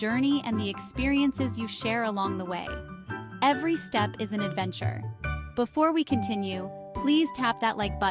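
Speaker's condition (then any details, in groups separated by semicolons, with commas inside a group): No condition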